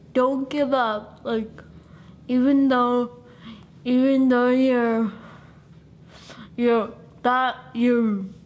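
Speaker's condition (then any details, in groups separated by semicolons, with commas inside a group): Cerebral palsy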